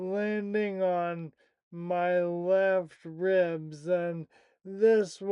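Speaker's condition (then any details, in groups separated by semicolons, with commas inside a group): Primary lateral sclerosis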